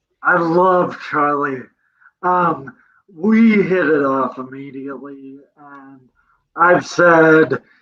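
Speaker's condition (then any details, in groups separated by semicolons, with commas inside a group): Cerebral palsy; present from birth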